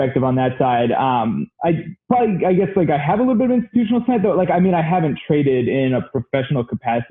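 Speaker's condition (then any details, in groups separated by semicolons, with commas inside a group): No condition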